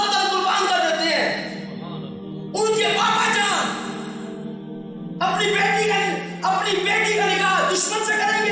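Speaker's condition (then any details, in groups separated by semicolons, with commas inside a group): No condition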